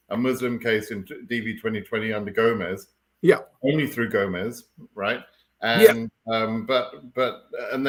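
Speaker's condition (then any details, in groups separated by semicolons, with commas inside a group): No condition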